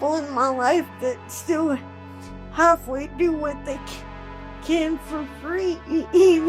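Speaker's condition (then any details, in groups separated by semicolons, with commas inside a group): Cerebral palsy, quadriplegic; able to speak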